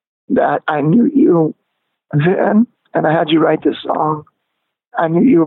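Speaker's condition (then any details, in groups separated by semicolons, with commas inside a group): Spasmodic dysphonia; onset at peak of singing career, gradual, vocal cord, diagnosed 2-3 years after band ended, examined by throat camera; voice lost power, progressively weaker, lost vocal control, range shrank high and low, lost singing ability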